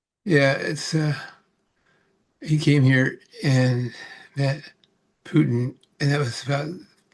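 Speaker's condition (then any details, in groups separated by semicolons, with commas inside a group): Parkinson's; about 18 years since onset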